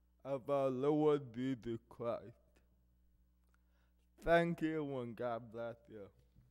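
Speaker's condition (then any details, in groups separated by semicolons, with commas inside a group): Cerebral palsy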